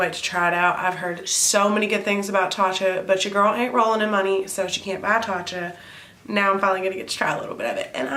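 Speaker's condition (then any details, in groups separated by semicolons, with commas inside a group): No condition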